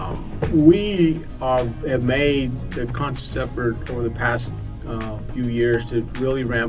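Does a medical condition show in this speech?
No.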